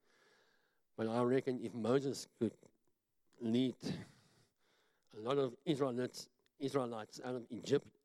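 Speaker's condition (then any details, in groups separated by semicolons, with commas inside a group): Cleft palate; talks funny, self-described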